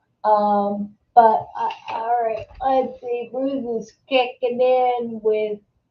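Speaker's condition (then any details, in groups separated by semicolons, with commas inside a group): Multiple sclerosis; secondary progressive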